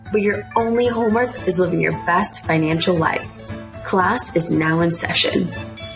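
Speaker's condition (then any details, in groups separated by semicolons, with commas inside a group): No condition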